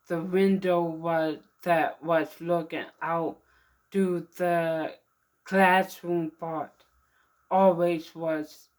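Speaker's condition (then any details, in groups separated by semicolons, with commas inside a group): Mild cerebral palsy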